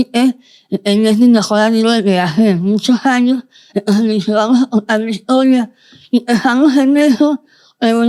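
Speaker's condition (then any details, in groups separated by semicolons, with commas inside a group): Moebius syndrome, congenital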